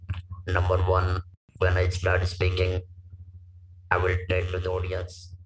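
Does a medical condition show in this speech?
Yes: laryngectomy for vocal cord cancer, stage 4 vocal cord cancer; speaks with electrolarynx; tracheostomy.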